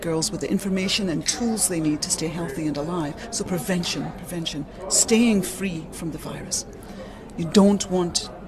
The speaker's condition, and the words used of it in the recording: No condition.